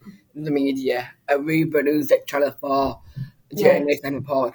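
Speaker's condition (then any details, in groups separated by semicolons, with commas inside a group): Down syndrome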